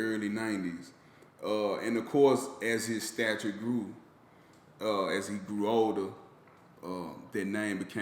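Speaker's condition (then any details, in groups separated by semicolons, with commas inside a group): No condition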